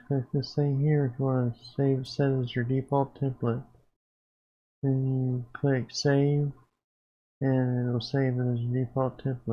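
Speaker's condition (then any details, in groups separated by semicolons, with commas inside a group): Parkinson's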